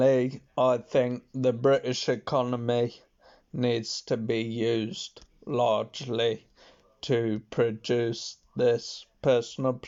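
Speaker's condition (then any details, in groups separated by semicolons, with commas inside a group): Multiple sclerosis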